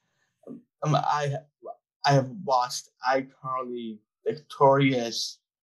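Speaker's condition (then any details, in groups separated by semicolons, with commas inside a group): Down syndrome; about 25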